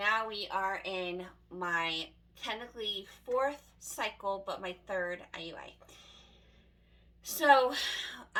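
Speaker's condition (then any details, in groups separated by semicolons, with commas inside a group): No condition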